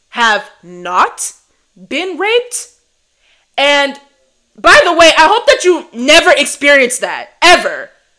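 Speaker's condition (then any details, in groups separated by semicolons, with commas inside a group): No condition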